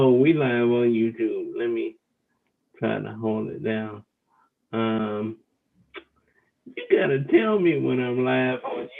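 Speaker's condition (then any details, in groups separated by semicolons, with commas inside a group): Cerebral palsy; wheelchair user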